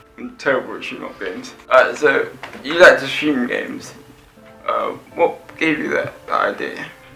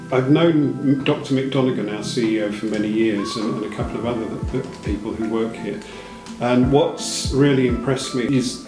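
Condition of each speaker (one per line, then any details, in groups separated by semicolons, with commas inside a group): Cerebral palsy; from birth, affects body
No condition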